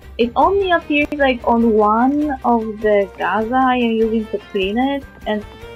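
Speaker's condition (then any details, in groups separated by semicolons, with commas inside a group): No condition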